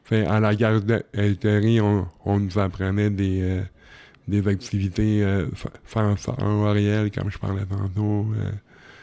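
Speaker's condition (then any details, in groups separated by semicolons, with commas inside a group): Cerebral palsy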